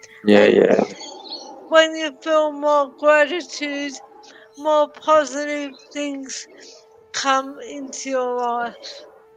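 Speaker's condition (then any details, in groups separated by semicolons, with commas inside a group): Cerebral palsy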